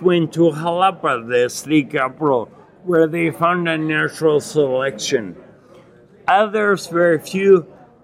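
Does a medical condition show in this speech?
Yes: acquired ataxia with dysarthria; Lance-Adams syndrome, brain damage after Legionnaires' pneumonia from contaminated jacuzzi, 12-day induced coma, onset at 39; not progressive, myoclonus, impaired balance and hand coordination, no cure or medication offered; hard to speak and articulate, chest heaviness when speaking, bites tongue 2-3 times daily eating.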